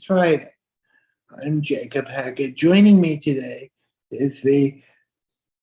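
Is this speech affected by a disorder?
Yes: cerebral palsy.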